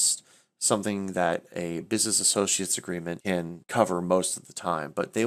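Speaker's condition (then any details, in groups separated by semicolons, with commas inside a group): No condition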